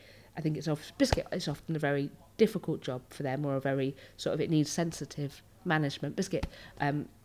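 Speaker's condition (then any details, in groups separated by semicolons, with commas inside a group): Tourette's; different support worker every day, tics impact stressful work situations; frequent vocal tic interjections during speech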